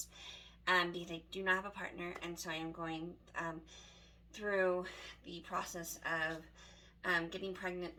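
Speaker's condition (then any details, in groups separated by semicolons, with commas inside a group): No condition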